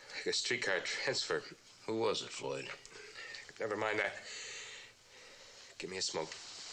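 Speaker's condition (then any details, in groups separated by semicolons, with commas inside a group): No condition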